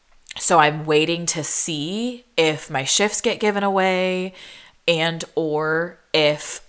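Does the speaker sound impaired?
No.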